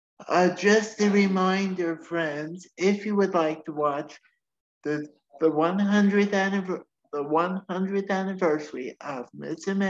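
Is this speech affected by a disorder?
Yes: cerebral palsy.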